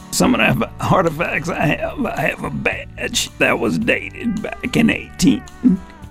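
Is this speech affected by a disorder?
Yes: vocal dysphonia; voice lost 25 years ago, former country and western singer; talks differently because of vocal dysphonia.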